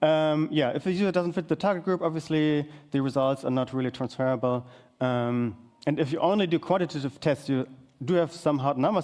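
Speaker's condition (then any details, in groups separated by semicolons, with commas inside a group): No condition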